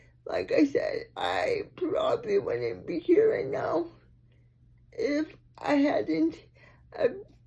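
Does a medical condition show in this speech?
Yes: cerebral palsy.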